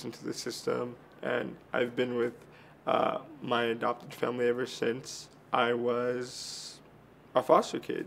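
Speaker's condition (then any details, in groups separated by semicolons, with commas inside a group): Cerebral palsy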